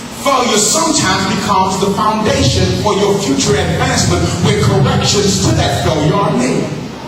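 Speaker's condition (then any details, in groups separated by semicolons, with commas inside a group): No condition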